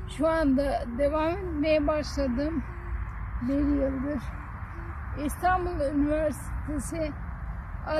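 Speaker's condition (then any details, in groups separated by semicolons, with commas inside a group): Friedreich's ataxia; needs helper to bathe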